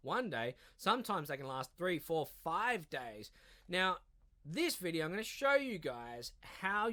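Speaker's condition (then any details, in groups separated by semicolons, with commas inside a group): No condition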